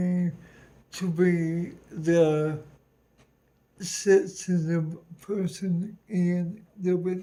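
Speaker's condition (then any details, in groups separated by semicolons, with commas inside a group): Cerebral palsy; speech noticeably affected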